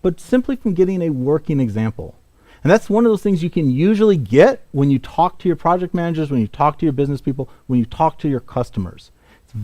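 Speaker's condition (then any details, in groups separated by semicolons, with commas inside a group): No condition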